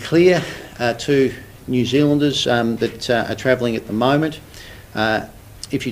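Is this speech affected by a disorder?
No.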